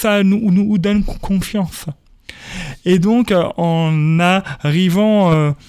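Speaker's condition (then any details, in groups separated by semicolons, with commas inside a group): Stuttering; stuttering since early childhood at school, speech therapy helped, told elimination almost impossible; age 28, lives with stuttering and accepts it; stuttering persists, described by him as an accent; prolonged sounds, blocks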